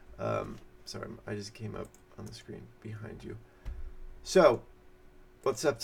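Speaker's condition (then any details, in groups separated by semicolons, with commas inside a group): No condition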